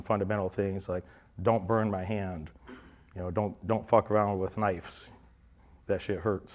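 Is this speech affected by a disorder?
No.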